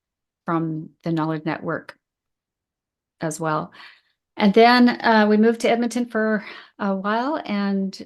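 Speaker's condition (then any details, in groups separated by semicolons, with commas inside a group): No condition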